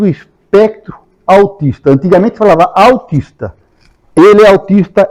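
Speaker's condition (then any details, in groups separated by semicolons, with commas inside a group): No condition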